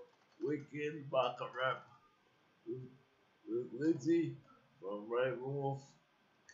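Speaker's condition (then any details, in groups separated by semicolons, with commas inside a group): Cerebral palsy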